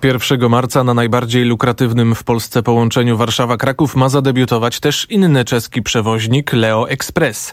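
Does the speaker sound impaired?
No.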